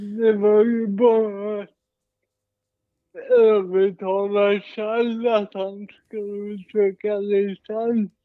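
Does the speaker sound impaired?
Yes: cerebral palsy, mild.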